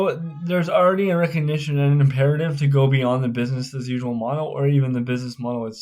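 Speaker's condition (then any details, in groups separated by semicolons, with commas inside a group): Spastic cerebral palsy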